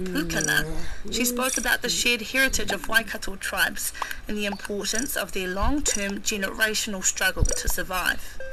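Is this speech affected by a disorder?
No.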